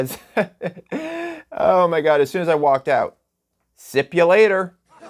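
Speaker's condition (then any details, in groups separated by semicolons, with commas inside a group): No condition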